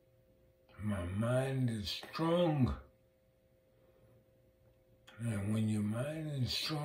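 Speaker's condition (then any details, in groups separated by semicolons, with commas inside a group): Multiple sclerosis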